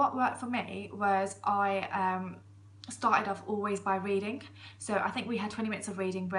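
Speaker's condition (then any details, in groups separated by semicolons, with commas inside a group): No condition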